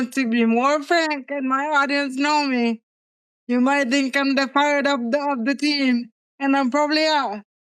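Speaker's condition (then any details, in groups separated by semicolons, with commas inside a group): Cerebral palsy; present from birth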